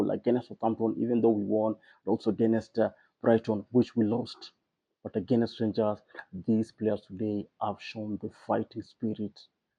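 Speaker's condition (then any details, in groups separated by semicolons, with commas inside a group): No condition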